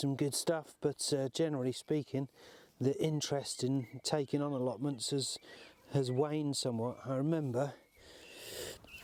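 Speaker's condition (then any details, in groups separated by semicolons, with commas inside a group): No condition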